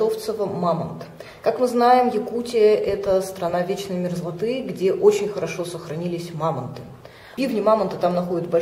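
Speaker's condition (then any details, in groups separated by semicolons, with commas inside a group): No condition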